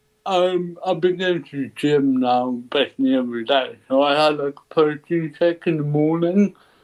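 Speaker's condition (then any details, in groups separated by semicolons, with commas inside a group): Cerebral palsy; ataxic type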